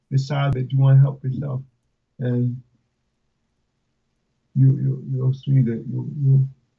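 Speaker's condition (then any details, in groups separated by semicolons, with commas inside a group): Cerebral palsy; speech affected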